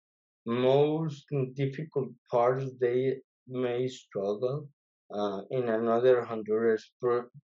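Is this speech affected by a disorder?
Yes: infantile cerebral palsy; event at cesarean birth, weakness walking, standing, walked from age three, exams in Mexico.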